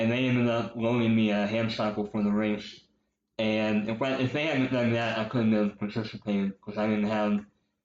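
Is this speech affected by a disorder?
Yes: cleft lip and palate, popliteal pterygium syndrome; congenital.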